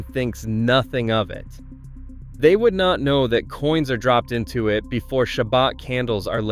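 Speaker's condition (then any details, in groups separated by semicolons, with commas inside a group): No condition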